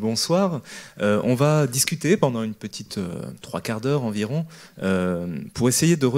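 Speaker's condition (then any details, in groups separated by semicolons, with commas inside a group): No condition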